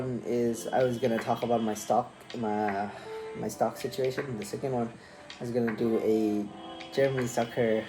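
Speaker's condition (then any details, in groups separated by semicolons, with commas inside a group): No condition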